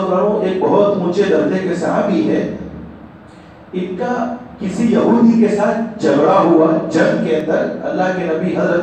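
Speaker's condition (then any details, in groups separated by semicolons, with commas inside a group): No condition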